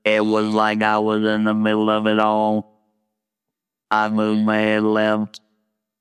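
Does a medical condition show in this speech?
Yes: laryngectomy, total laryngectomy with electrolarynx; voice box removed for laryngeal cancer from smoking cigarettes, electric wand held to throat; robotic electric wand voice, hard to understand at first, talking effortful, wand not hard to learn.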